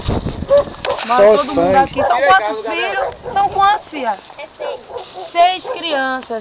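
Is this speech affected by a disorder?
No.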